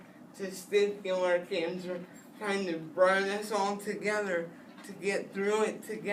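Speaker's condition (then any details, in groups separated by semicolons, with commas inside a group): Spastic cerebral palsy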